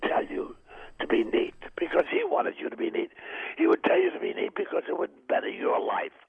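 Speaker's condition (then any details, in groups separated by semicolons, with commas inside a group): Throat cancer, vocal cord removed, partial laryngectomy, right vocal cord removed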